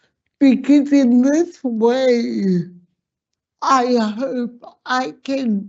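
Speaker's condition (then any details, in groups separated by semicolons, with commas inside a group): Slurred speech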